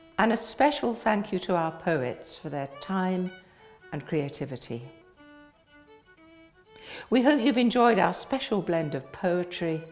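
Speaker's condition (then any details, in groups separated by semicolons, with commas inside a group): No condition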